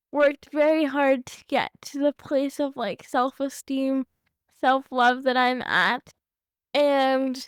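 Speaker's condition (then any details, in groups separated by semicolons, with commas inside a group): Cerebral palsy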